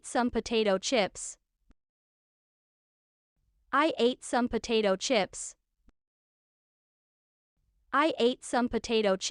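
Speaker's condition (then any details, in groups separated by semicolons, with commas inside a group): No condition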